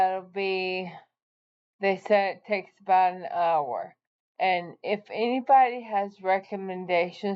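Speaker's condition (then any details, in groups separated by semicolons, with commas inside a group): ALS; PEG feeding tube; ALSFRS about 31, mask ventilator including daytime naps; expects losing speech, considering eye-gaze device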